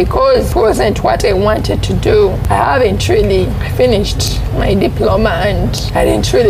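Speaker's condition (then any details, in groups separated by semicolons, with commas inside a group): Cerebral palsy; onset in secondary school, quinine injection affected ENT system; hearing difficulty; voice and throat affected, breathing issues, speaks little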